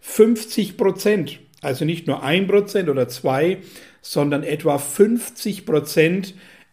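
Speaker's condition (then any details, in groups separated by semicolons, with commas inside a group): No condition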